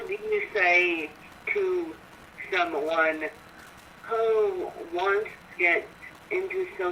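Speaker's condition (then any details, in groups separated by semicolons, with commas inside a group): Cerebral palsy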